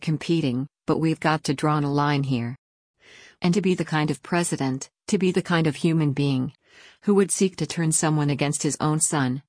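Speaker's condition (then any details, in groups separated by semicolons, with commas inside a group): No condition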